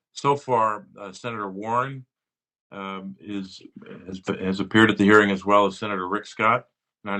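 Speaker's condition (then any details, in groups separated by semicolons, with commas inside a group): No condition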